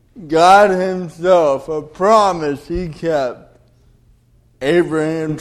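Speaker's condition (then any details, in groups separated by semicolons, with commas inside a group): Cerebral palsy; cord around neck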